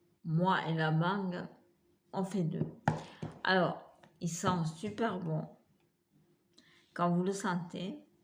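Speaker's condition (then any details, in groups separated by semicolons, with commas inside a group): Multiple sclerosis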